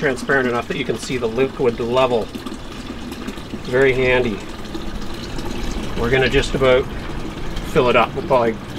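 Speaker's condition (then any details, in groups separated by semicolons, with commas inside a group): No condition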